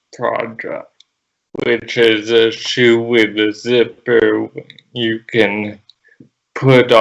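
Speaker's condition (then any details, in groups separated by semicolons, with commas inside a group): Cerebral palsy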